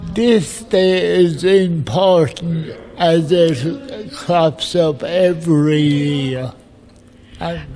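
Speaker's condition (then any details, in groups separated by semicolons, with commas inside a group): Cerebral palsy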